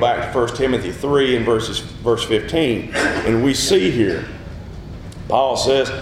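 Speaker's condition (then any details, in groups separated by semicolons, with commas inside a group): No condition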